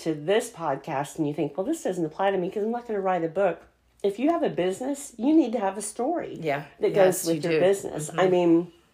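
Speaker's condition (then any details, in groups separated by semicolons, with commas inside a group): Cleft palate; congenital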